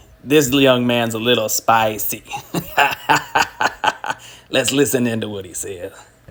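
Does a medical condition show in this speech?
No.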